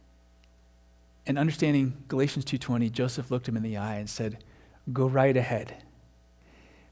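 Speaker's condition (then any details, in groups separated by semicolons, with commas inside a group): No condition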